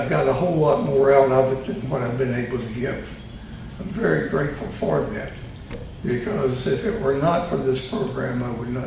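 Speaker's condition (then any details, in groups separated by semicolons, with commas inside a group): Tongue cancer surgery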